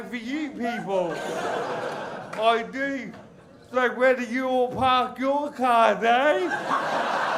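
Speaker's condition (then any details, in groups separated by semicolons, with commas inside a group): Cerebral palsy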